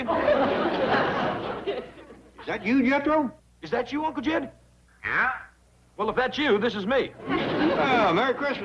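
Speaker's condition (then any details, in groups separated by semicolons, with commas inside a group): No condition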